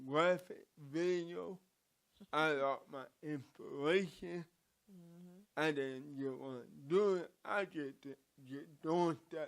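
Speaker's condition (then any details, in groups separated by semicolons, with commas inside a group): Cerebral palsy; from birth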